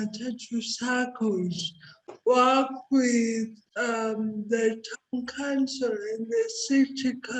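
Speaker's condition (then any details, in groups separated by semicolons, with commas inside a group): Cerebral palsy; speech impairment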